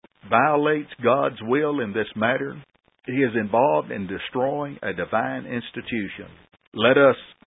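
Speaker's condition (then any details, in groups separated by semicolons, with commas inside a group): No condition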